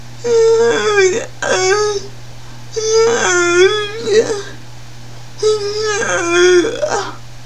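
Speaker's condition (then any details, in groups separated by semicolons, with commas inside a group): Cerebral palsy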